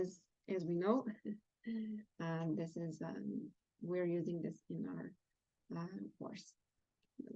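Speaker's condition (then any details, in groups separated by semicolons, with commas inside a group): No condition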